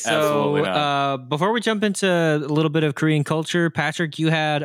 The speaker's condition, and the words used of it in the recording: None; typical speech.